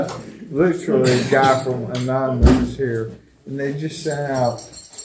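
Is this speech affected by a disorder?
Yes: ALS; bulbar-upper onset, tongue.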